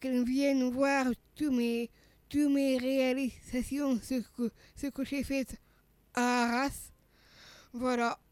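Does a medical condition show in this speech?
Yes: Down syndrome (trisomy 21); childhood speech therapy to tone tongue, swallowing problems, slowness.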